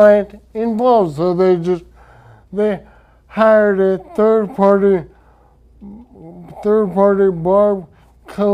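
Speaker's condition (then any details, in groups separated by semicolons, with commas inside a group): Traumatic brain injury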